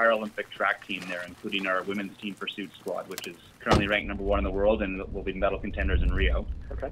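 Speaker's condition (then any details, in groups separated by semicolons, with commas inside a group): No condition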